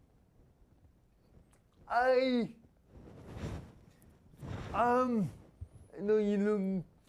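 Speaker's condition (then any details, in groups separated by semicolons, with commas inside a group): Spastic quadriplegia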